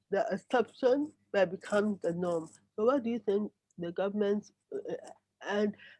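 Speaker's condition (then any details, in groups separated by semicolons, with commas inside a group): Cerebral palsy; brain damage cause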